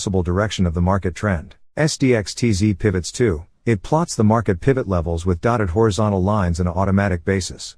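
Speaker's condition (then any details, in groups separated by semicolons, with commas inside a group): No condition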